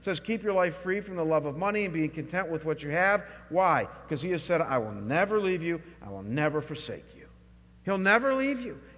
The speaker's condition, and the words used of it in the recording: None; typical speech.